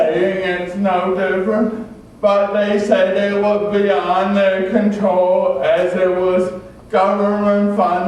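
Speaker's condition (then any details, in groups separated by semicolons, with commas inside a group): Cerebral palsy; much childhood speech therapy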